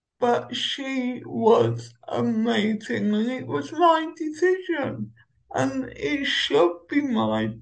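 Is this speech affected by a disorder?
Yes: cerebral palsy; uses Omeo wheelchair.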